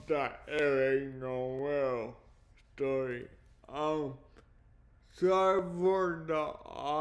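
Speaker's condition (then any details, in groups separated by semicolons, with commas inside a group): Cerebral palsy; speech impairment from condition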